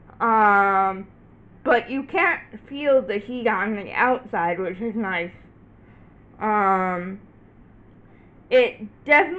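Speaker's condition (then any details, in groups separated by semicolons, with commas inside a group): Cerebral palsy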